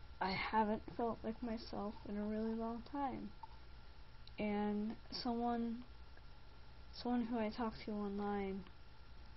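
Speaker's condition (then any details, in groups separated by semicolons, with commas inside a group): No condition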